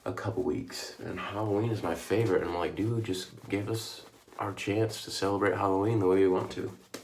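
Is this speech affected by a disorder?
No.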